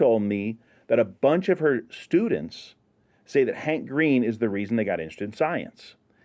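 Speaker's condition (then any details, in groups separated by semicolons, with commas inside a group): No condition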